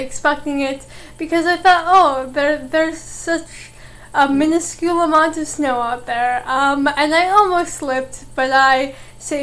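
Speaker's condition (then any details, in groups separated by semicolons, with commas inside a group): Cerebral palsy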